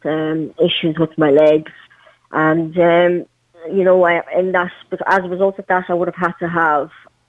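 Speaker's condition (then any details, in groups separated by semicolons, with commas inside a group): Cleft palate; congenital, prosthetic limb since 12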